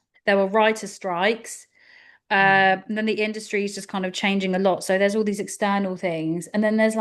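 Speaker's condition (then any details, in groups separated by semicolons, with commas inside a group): No condition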